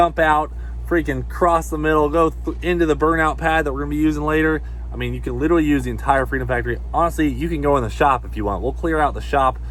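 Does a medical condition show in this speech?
No.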